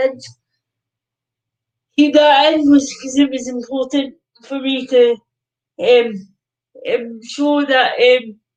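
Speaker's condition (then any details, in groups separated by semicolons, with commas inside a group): Cerebral palsy; non-progressive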